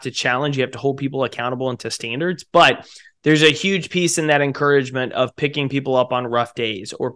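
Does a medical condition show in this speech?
No.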